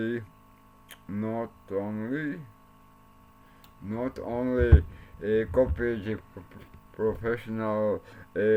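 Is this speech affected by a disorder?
Yes: cerebral palsy; speech not very clear.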